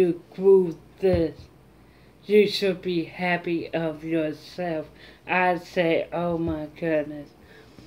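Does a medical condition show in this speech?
Yes: mild cerebral palsy.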